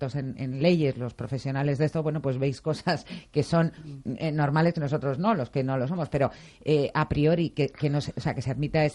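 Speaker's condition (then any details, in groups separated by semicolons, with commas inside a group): No condition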